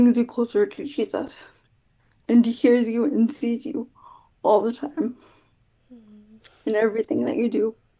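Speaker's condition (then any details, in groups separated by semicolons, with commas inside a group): Quadriplegic cerebral palsy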